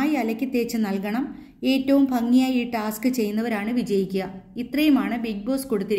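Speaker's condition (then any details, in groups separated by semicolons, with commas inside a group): No condition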